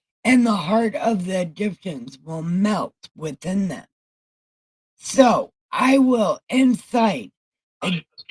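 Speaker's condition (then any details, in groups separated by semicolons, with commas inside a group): Brain injury; right side numb including tongue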